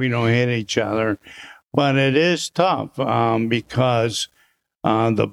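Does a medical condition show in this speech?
Yes: Parkinson's disease; essential tremor about 18 years before, confirmed by DaT scan at University of Rochester; onset about 2018, balance problems, falls, Parkinson's wellness recovery exercises, boxing at Safe at Home; swallowing issues at onset, improved with exercise.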